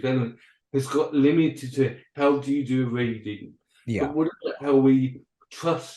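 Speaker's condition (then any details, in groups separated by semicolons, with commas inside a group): Cerebral palsy and dyspraxia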